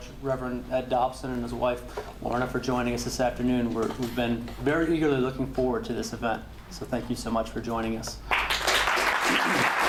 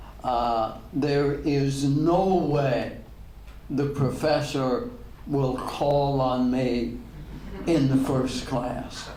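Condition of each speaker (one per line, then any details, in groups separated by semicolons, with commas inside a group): No condition
ALS; degenerative; diagnosed ten years ago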